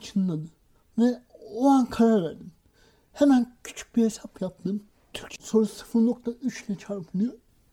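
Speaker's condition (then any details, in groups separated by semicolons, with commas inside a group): Cerebral palsy; no speech until age 6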